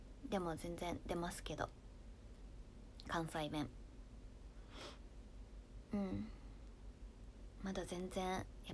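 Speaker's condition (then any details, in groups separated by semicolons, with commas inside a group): No condition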